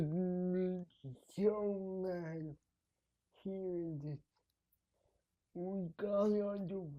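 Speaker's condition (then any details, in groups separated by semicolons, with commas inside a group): Cerebral palsy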